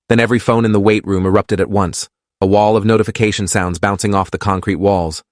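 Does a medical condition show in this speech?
No.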